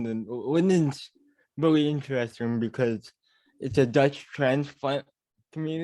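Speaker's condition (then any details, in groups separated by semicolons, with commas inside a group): Cerebral palsy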